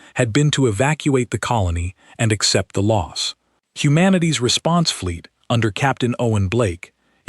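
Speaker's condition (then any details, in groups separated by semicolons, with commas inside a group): No condition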